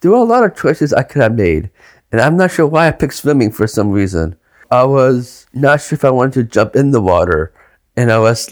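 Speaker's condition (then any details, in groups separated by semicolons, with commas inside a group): Down syndrome; experienced public speaker, speaking publicly called a talent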